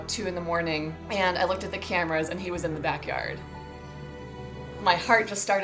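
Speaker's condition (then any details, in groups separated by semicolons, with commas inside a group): No condition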